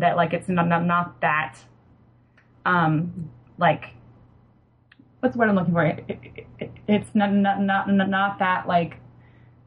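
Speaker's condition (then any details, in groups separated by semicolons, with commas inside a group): Stuttering; past stuttering therapy with desensitization, learned to live effectively with stuttering; stutters when talking with patients, listeners sometimes react oddly to stuttering; repeated sounds, blocks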